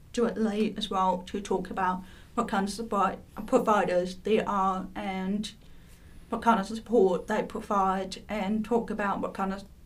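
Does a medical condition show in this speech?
Yes: profound deafness.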